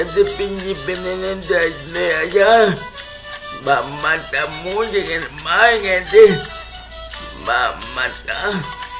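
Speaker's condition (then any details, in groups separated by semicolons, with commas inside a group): Cerebral palsy; uses wheelchair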